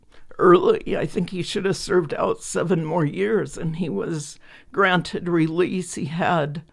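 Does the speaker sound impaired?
Yes: spasmodic dysphonia; vocal cord tremor; voice straining from emotion mixed with condition.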